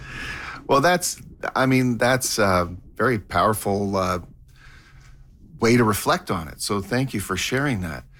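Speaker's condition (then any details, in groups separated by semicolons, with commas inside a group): No condition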